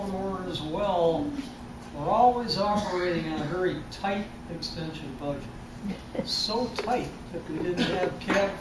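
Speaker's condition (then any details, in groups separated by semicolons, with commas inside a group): No condition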